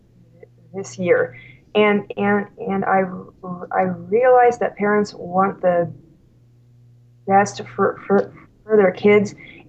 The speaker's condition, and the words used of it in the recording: Stuttering. I could be open as far as just letting my stuttering rip and having it out there, but it's another thing to just be like in holding the reins and saying, okay, yes, I can't hide my stuttering, but I'm showing that I'm using it to my, you know, just I'm being open, but I'm in control.